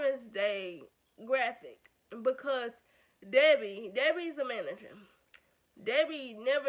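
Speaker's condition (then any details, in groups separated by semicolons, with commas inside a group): Cerebral palsy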